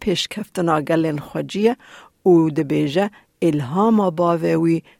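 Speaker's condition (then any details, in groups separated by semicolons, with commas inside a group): No condition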